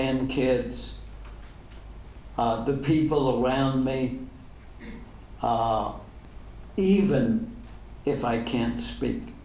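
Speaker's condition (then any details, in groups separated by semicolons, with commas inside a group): ALS; degenerative; diagnosed ten years ago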